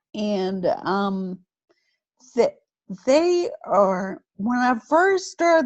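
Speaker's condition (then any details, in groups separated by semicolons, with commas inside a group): Friedreich's ataxia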